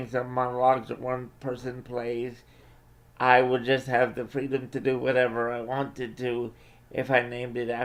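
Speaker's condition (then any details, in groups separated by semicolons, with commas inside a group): Cerebral palsy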